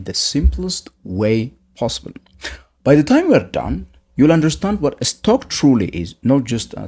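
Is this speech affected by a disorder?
No.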